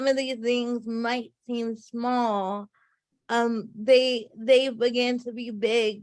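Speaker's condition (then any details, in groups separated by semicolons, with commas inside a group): Cerebral palsy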